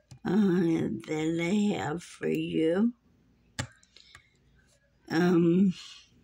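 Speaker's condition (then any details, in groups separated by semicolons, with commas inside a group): Muscular dystrophy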